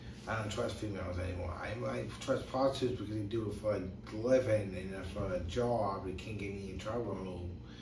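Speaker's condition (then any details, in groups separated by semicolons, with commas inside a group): Brain injury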